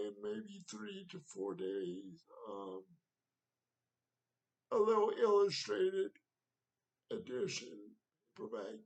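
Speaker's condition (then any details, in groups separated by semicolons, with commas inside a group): Cerebral palsy; wheelchair, needs transfer help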